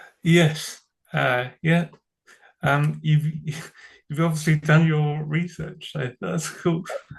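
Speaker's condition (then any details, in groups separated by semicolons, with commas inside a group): Cerebral palsy; from birth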